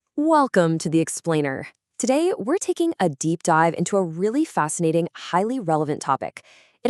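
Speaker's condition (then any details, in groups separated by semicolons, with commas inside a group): No condition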